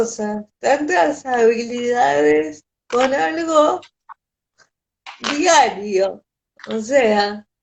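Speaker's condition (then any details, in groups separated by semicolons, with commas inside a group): Cerebral palsy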